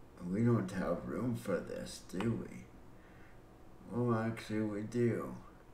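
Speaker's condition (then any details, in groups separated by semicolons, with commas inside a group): Cerebral palsy; breathing fine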